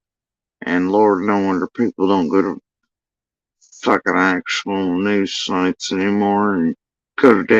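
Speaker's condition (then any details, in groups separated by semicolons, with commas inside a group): Facial paralysis after surgery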